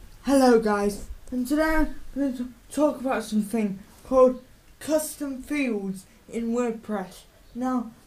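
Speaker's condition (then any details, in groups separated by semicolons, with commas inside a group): Cerebral palsy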